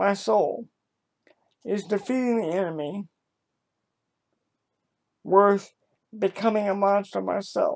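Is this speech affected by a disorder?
Yes: cerebral palsy.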